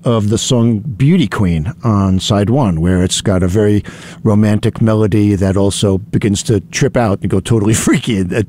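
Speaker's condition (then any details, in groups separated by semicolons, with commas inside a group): No condition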